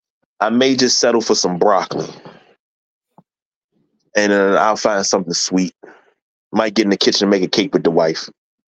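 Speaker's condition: No condition

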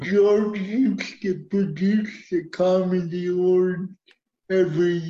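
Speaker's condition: Cerebral palsy; uses wheelchair

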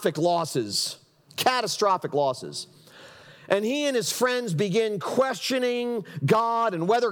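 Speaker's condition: No condition

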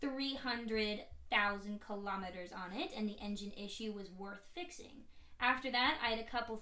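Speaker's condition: No condition

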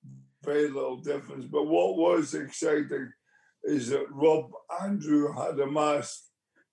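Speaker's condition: Motor neurone disease; speech therapists offered

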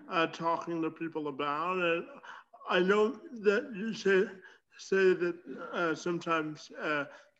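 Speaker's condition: Cerebral palsy; congenital, present since birth

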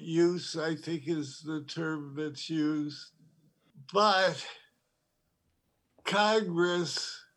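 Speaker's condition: Parkinson's disease; tremor

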